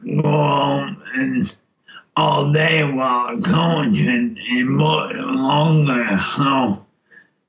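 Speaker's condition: Motor neurone disease; speech change noticeable by time of diagnosis, frailer with weight loss then; cannot speak well

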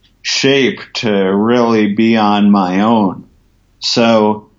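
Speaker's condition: Ataxia from traumatic brain injury; tracheotomy avoided

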